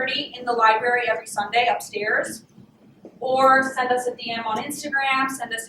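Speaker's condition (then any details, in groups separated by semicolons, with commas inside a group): No condition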